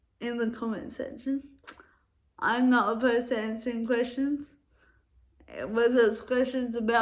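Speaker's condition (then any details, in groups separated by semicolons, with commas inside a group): Cerebral palsy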